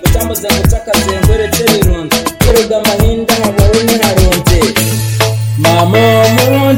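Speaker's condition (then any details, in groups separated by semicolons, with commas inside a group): No condition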